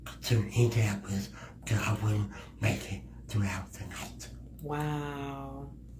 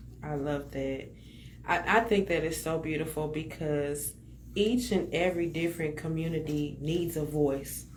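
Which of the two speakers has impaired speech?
The first: cerebral palsy; affects walking; not in wheelchair, not visibly apparent; speech issues, drools, spits a little when speaking.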